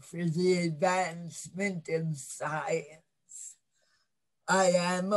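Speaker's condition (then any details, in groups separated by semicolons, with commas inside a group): Cerebral palsy; lifelong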